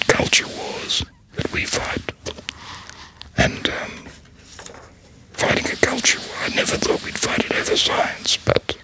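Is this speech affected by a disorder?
Yes: laryngectomy; vocal cord cancer, throat cancer recurrence 8 years later, laryngectomy late 2016, second operation for spreading infection; speaks via tiny silicone voice prosthesis connecting new throat to stoma; very quiet, odd manner of speaking, fluent in paragraphs since start of speech therapy.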